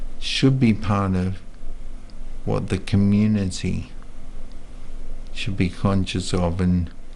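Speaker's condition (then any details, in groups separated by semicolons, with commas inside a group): Multiple sclerosis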